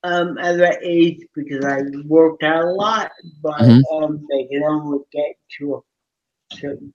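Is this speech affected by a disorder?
Yes: cerebral palsy; from birth, stuck in mother's birth canal, oxygen loss, off balance and coordination, wheelchair user, childhood therapy; big speech impediment, called his accent, understandable after familiarity.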